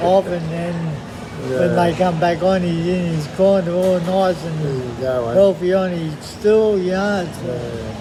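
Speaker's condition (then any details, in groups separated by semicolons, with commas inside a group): MND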